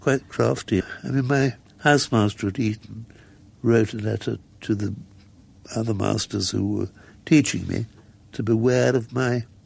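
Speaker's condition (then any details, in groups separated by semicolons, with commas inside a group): Muscular dystrophy; progressive, wheelchair user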